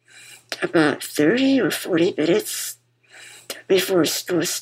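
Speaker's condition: Muscular dystrophy; congenital, diagnosed as toddler, relies on others for daily living, later tracheostomy, 24-hour ventilator, speech lost; bipap machine audible while speaking

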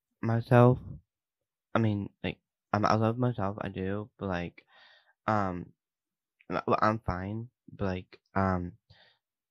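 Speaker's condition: Down syndrome; hearing, not deaf, learned American Sign Language from late teens

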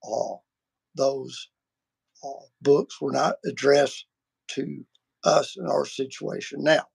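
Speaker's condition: Vocal cord surgery; multiple vocal cord surgeries

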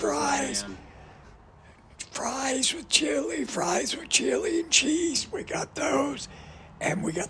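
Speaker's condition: Voice damage from cancer; cancer damage to voice box, fighting cancer about 10 years, given fatal prognosis 5 years ago; raspy voice, ongoing cancer fight, age 72; voice box destroyed by cancer

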